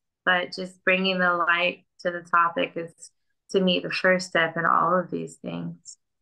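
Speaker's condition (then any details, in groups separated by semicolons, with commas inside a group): No condition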